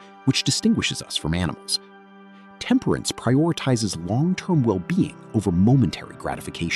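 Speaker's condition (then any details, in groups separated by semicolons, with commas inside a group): No condition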